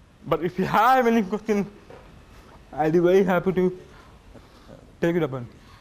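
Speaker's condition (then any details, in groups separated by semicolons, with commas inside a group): Cerebral palsy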